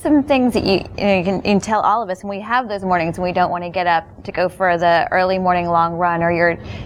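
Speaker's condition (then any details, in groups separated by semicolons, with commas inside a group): No condition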